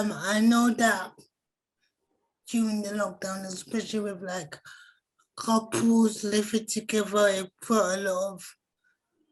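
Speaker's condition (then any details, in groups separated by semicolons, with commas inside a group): Cerebral palsy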